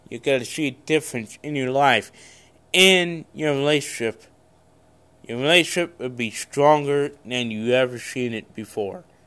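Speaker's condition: Cerebral palsy; congenital cerebral palsy

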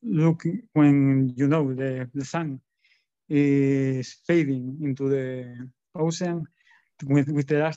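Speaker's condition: Stuttering; stutter in public speaking; repeated words, prolonged sounds

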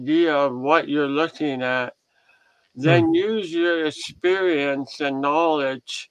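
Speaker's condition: Head and neck cancer surgery; crooked head since

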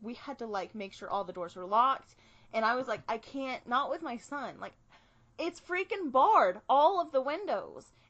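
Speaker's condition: No condition

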